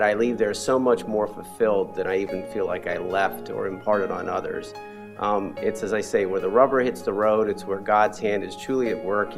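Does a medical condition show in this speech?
No.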